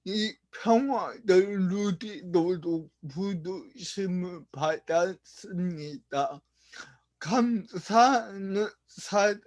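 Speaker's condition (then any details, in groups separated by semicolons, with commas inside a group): Brain lesion disability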